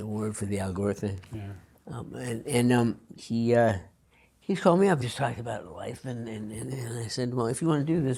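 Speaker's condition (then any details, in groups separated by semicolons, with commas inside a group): Parkinson's disease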